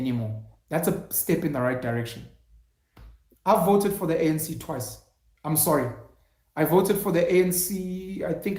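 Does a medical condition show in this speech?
No.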